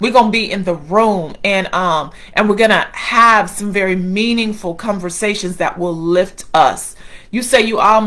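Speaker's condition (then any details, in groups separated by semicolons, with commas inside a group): No condition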